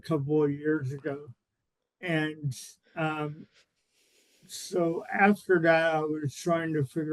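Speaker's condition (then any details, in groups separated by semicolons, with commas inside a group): Cerebral palsy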